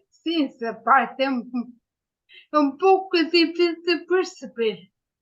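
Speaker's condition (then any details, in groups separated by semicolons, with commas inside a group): Ataxia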